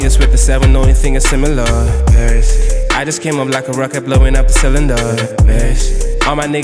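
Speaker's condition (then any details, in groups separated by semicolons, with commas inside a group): No condition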